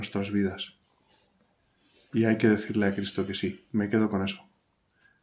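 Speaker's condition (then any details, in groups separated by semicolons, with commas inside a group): No condition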